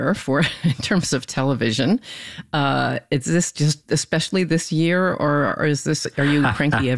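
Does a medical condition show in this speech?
No.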